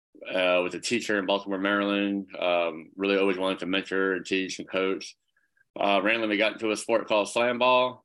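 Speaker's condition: Cleft palate; congenital, severe

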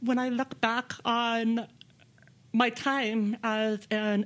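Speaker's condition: Deafness; speaks with own voice

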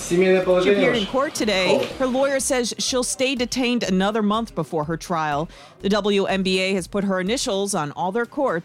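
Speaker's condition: No condition

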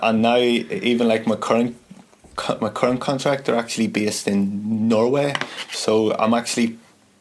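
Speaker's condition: Stammer; stammer since at least school years; member of Maguire Programme for people who stammer, pushes self outside comfort zone; occasional stuttery delivery, long avoided public speaking; prolonged sounds

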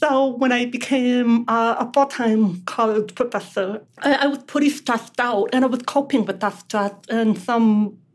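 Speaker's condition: Deafness; relies on lip reading

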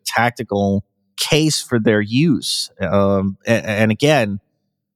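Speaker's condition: No condition

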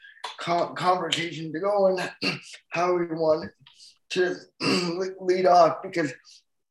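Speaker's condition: Cerebral palsy; full-time wheelchair user

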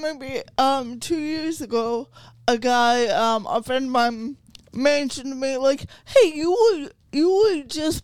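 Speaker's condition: Cerebral palsy

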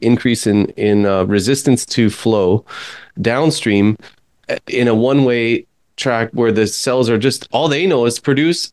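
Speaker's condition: No condition

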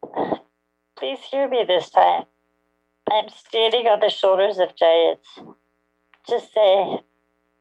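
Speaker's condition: ALS; far along in progression

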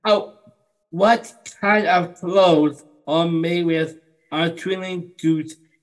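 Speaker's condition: Down syndrome; present from birth, parents told right after birth, now 26

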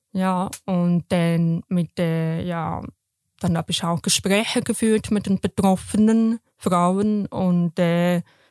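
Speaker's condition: Deafness, congenital; felt therapist's vibrations to learn sounds

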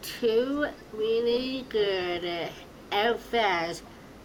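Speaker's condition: Down syndrome; congenital

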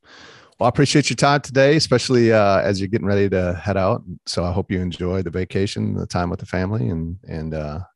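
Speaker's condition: No condition

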